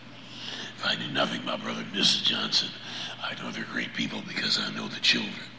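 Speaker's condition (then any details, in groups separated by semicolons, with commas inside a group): Laryngeal cancer; PET scans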